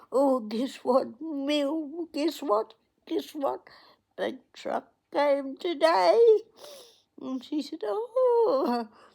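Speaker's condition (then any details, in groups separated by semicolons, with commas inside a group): Cerebral palsy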